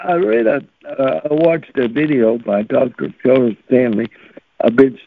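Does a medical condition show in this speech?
Yes: cerebral palsy; since birth.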